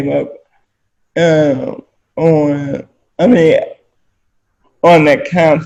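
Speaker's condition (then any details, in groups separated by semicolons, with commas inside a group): Spastic quadriplegic cerebral palsy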